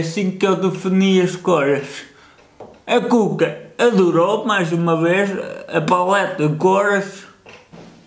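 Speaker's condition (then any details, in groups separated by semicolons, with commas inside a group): Cerebral palsy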